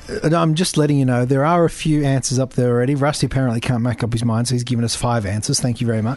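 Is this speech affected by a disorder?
No.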